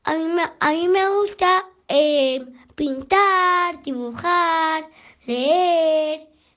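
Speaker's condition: Down syndrome; age 11

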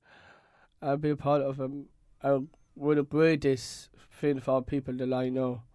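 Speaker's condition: Down syndrome; learned to talk

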